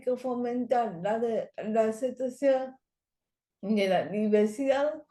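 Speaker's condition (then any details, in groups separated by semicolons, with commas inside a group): Cerebral palsy; language areas of brain affected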